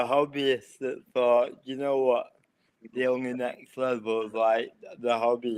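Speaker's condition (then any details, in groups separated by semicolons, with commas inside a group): Cerebral palsy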